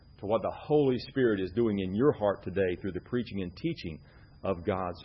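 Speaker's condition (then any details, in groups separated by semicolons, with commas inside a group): No condition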